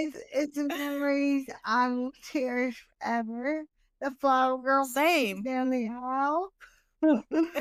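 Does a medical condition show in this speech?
Yes: hemiplegic cerebral palsy.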